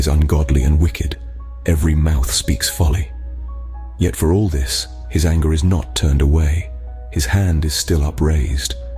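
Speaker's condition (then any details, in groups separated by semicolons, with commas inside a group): No condition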